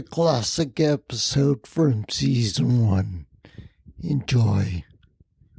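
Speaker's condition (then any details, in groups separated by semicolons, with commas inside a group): Spinocerebellar ataxia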